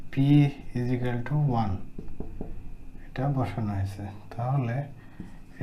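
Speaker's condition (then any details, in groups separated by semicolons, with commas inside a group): No condition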